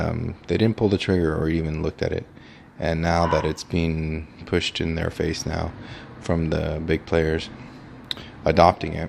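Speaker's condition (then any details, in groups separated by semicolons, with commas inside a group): No condition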